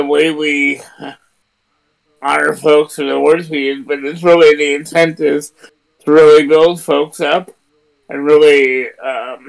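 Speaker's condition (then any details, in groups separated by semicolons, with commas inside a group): Cerebral palsy; present since birth; power wheelchair user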